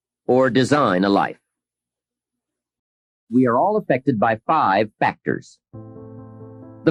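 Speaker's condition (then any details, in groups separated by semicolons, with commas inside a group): No condition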